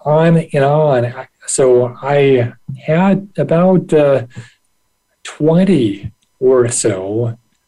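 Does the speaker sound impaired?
Yes: aphasia after stroke; rather severe stroke at 28 as first-year resident, impaired dominant right hand; 20 years post-stroke, not back to 100%, still does therapeutic activities; initially no spoken or written language, relearned speech through therapy, still struggles a little forming words.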